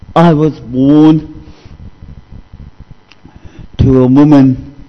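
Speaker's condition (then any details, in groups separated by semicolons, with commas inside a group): Cerebral palsy; discovered at age 2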